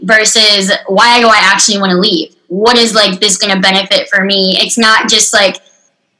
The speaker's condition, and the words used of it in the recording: Cleft palate. Speech came back quicker than my reading and writing skills, just because I wasn't afraid to keep talking and mess up.